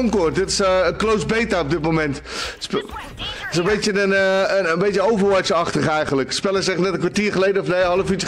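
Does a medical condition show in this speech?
No.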